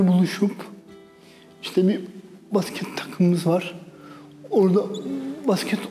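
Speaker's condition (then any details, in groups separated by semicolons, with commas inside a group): Dystonic cerebral palsy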